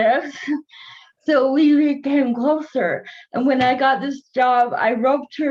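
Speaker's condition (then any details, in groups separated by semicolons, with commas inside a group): Cerebral palsy; from birth; early difficulty forming words, learned by mimicry, no speech therapy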